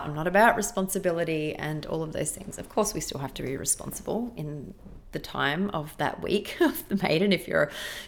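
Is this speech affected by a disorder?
No.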